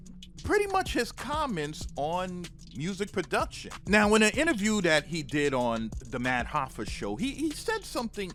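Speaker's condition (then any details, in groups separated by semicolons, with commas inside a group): No condition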